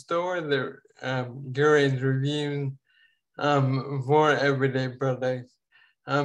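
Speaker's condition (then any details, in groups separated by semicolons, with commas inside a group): Ataxia; falls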